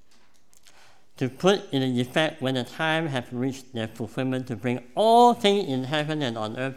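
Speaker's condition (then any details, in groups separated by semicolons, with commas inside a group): Cleft palate; present from birth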